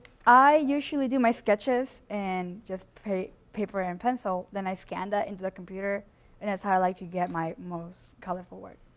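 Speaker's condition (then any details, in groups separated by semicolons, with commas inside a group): No condition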